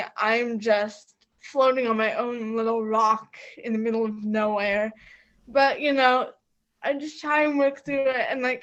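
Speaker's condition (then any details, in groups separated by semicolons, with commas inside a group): Cerebral palsy; quadriplegic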